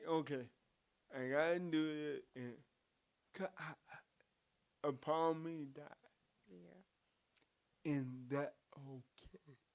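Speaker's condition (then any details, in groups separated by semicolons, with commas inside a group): Cerebral palsy; from birth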